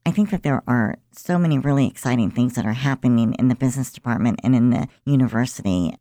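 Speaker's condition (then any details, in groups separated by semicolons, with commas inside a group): Cleft lip and palate; present since birth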